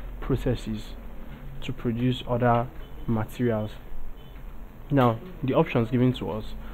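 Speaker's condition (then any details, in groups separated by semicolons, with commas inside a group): No condition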